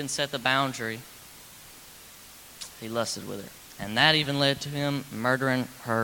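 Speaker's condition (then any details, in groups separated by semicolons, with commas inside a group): No condition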